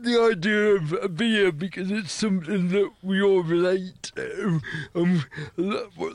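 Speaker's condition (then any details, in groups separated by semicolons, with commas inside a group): Cerebral palsy; wheelchair user, involuntary movement, problems with arms; finds some words hard to say, difficulty with ch sound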